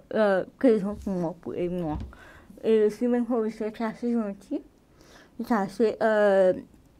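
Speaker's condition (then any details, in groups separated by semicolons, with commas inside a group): Cerebral palsy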